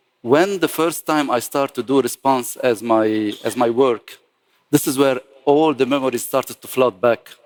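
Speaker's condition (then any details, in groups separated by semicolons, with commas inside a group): No condition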